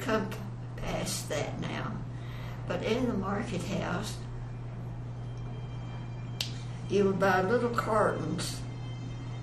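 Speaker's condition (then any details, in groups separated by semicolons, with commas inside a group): Parkinson's; onset many years earlier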